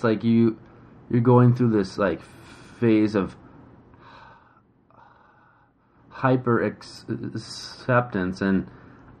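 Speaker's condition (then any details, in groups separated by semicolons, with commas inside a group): Stuttering; tightening during blocks, struggle in technical talk, can modify stutter; repeated sounds, prolonged sounds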